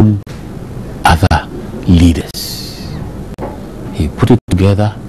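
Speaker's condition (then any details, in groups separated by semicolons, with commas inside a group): No condition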